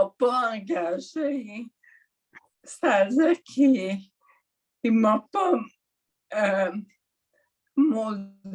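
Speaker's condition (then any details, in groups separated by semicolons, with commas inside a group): Mild dysarthria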